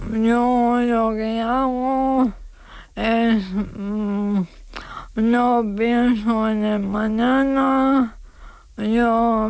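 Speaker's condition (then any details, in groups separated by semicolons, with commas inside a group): ALS; diagnosed at about age 35; several years since diagnosis, slower progression, 24-hour care except sleep, caregiver helps mobility, hospital general rehabilitation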